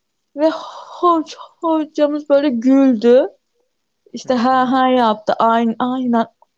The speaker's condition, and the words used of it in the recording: Stuttering. Ee, konuşurken mesela daha fazla kekeliyorum.